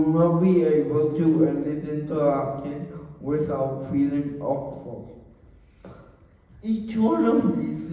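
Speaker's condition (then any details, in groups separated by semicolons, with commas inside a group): Cerebral palsy; wheelchair user; regular therapy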